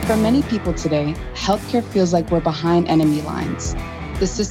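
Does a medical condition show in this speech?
No.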